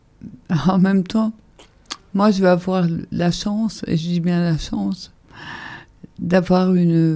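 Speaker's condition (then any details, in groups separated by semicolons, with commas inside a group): ALS (Charcot's disease); breathing difficulties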